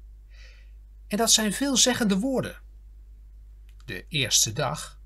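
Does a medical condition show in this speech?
No.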